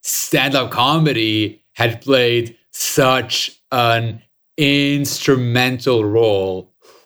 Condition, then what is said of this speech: Stuttering. Different parts of the brain are involved with speaking versus singing.